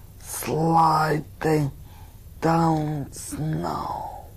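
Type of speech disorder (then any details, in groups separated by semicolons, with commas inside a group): Spastic dysarthria; cerebral palsy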